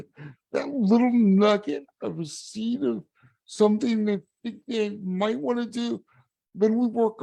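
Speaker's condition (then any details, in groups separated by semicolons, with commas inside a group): Cerebral palsy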